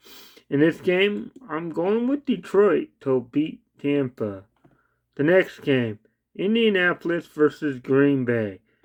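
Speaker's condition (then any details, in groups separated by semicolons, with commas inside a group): Cerebral palsy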